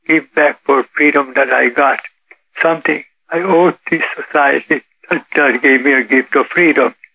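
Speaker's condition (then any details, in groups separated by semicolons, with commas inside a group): Parkinson's disease; practices 1 hour)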